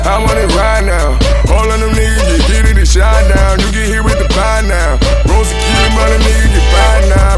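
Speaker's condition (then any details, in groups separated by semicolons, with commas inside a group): No condition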